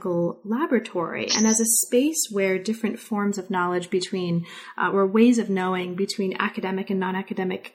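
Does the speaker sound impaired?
No.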